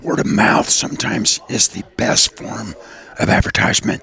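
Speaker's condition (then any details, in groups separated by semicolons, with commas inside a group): Throat cancer survivor; cancer beaten; raspy voice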